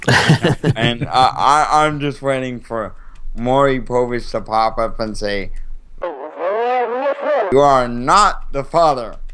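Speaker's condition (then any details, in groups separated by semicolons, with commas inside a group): Cerebral palsy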